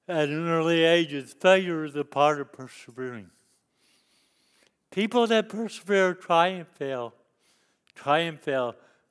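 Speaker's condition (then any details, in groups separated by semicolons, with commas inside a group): Cerebral palsy; lifelong disability since youth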